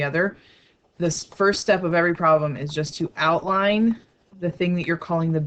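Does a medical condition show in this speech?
No.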